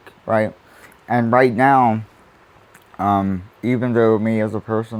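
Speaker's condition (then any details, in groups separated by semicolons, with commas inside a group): Cerebral palsy; spastic quadriplegic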